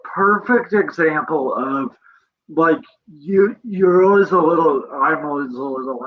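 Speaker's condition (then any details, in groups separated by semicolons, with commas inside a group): Cerebral palsy; present from birth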